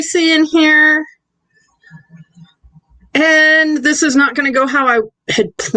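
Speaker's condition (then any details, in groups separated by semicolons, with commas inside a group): No condition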